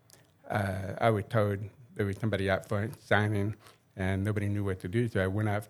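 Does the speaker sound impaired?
Yes: hearing impairment; cochlear implant on left side received on 50th birthday; uses cochlear implant.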